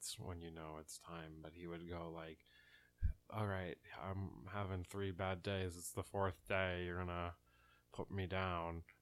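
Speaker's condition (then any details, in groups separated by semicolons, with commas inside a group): No condition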